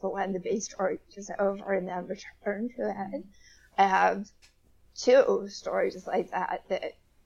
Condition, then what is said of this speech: Spasmodic dysphonia. Stump speech because I wanted the voters in the room to know, like, I just sound like this.